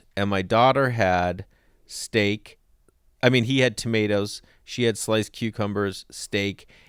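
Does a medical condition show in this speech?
No.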